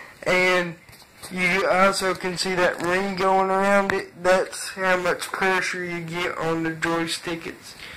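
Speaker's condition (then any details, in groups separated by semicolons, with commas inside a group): Cerebral palsy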